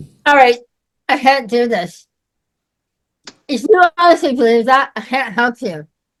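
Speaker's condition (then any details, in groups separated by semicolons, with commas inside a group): Myasthenia gravis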